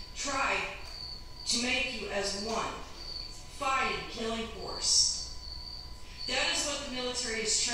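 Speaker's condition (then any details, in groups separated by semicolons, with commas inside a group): No condition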